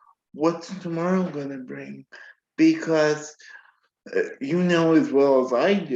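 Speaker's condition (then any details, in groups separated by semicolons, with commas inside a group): Cerebral palsy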